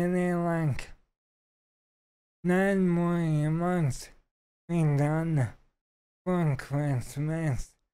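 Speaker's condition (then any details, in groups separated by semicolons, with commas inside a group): ALS; stem cell treatment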